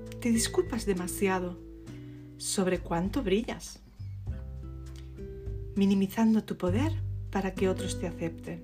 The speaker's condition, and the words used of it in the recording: None; typical speech.